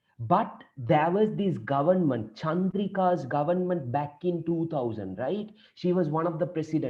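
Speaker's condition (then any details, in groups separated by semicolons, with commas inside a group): No condition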